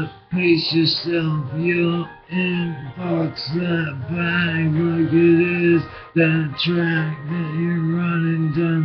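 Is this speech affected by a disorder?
Yes: brain injury.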